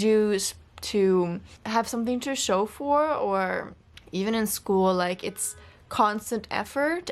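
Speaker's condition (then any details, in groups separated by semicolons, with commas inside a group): No condition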